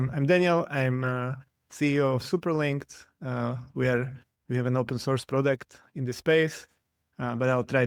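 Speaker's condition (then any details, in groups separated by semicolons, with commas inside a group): No condition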